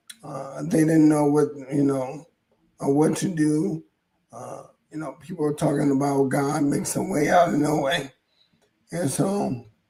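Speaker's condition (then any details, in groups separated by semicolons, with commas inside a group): ALS; hoarse voice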